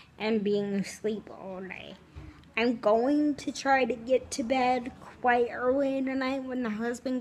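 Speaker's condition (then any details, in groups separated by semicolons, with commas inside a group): Spastic quadriplegic cerebral palsy; spastic quadriplegic, wheelchair user; has speech despite expectations otherwise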